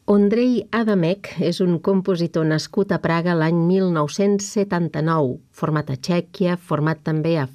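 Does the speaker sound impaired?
No.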